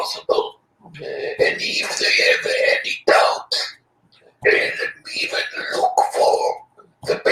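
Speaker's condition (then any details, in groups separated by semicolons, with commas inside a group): Laryngectomy after head and neck cancer; laryngectomy for head and neck cancer; after laryngectomy unable to speak or swallow well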